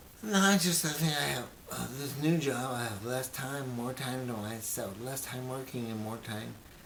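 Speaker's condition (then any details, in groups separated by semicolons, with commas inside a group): Brain injury; memory greatly affected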